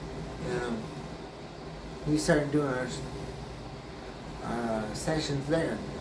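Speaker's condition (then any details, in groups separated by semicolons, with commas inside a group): Brain injury; memory greatly affected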